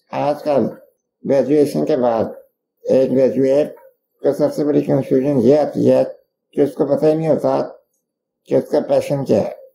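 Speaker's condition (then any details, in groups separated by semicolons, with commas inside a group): Duchenne muscular dystrophy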